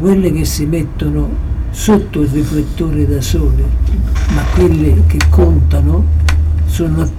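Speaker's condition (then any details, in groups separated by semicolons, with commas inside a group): Parkinson's disease; approaching final stage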